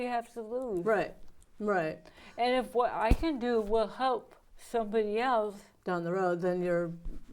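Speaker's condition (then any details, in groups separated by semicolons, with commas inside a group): ALS; right hand onset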